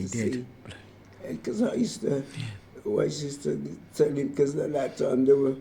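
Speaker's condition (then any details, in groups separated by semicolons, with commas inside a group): Motor neurone disease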